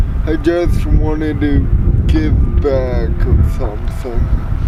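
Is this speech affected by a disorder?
Yes: cerebral palsy; brain damage, mainly core and legs, spasticity.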